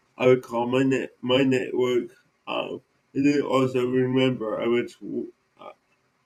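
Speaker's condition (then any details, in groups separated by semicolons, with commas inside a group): Cerebral palsy; present from birth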